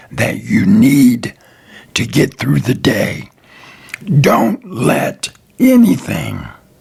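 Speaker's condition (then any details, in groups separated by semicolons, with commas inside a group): Throat cancer survivor; tracheostomy tube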